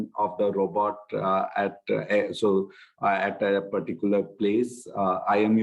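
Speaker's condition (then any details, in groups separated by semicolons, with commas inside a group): No condition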